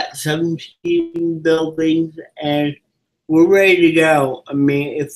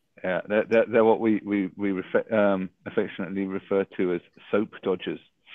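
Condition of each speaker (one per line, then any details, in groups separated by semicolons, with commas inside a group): Cerebral palsy; from birth, physical disability
No condition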